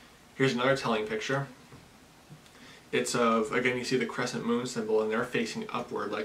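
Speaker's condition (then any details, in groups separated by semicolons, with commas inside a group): No condition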